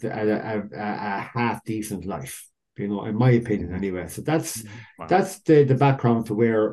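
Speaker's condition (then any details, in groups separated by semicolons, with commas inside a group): Cleft lip and palate; rhinoplasty likely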